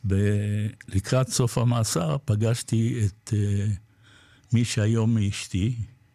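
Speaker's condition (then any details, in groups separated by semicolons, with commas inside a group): Parkinson's disease; diagnosed after two road accidents ten months apart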